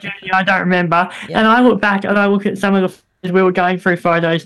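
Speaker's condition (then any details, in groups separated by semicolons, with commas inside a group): Bilateral cleft lip and palate; congenital bilateral cleft lip and palate, many operations from 3 months, hip bone graft, throat operation; as child squeaky, very airy, nasal voice, speech therapy through life, much improved since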